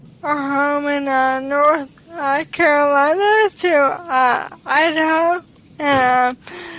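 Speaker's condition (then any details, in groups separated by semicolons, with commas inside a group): ALS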